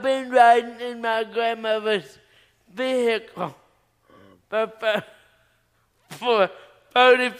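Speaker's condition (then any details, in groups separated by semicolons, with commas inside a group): Cerebral palsy; arm paralysis with muscle contraction, uses left hand only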